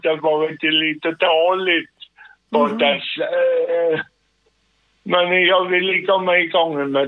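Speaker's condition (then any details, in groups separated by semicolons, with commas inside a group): Cerebral palsy; sudden involuntary jerks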